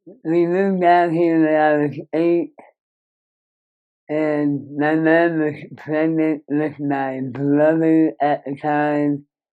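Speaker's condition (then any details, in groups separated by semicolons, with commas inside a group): Moebius syndrome; severe nerve damage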